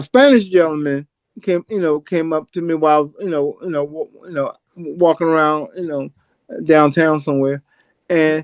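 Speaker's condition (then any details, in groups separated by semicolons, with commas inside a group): Cerebral palsy; from birth; uses cane about 8-10 years, sometimes stumbles or falls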